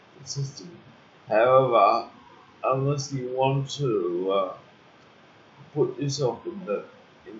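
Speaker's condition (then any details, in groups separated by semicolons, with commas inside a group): Cerebral palsy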